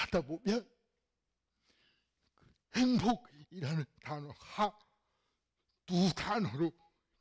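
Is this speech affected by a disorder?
Yes: cerebral palsy; fairly severe in childhood.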